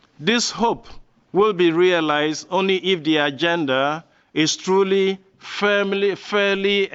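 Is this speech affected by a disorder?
No.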